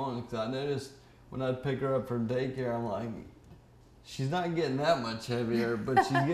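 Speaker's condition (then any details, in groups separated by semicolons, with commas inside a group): ALS; ALS, upper and lower motor neuron, leg spasticity, arm weakness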